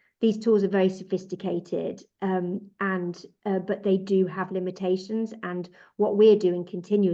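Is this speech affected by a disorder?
No.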